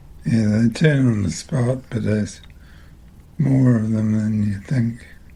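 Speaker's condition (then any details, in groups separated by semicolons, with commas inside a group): Multiple system atrophy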